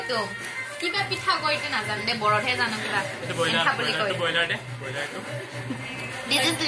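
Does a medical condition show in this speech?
No.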